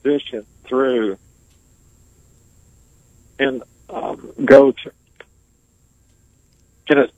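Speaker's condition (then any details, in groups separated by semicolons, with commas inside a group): ALS; motor neuron loss, sensation intact with pain, wheelchair user, about 17 to nearly 20 years since onset; barely able to speak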